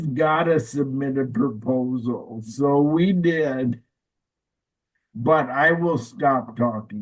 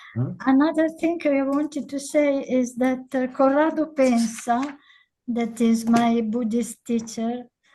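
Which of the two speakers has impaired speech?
The first: ALS.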